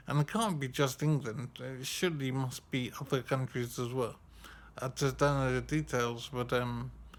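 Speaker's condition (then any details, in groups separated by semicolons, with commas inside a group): Brain injury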